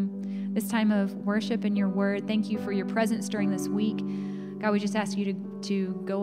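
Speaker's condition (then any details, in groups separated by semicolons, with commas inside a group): No condition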